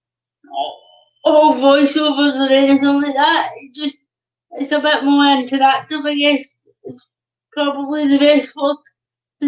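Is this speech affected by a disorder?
Yes: cerebral palsy.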